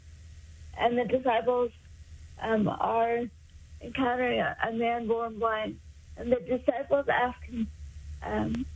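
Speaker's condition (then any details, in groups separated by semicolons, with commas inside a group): Cerebral palsy; congenital, caused by lack of oxygen to brain at birth, born about 3 months early, daily physical therapy in school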